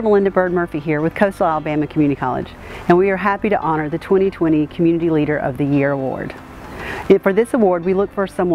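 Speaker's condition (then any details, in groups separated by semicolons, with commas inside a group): No condition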